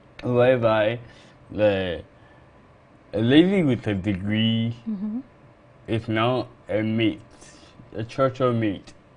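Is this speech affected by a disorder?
Yes: cerebral palsy.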